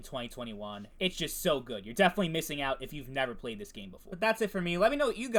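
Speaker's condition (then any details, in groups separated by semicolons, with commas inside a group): No condition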